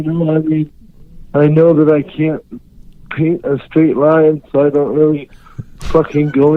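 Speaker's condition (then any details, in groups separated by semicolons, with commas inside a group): Cerebral palsy; unable to write or type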